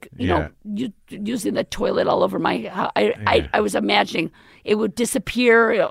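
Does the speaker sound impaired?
Yes: vocal fold paralysis; left vocal cord paralysis after ten-hour pear-sized brain tumor surgery, permanent, past intubation, tracheostomy, feeding tube; about two years post-surgery, steroid injections, type 1 thyroplasty, palatal adhesion with implant, further surgery possible; voice after recent surgery said temporary, still hard to swallow, earlier unable to swallow or talk.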